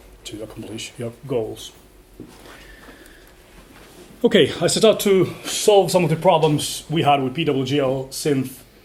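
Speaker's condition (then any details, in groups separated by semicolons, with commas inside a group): No condition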